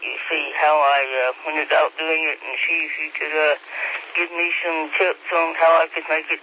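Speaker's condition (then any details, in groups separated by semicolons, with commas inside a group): Speech impediment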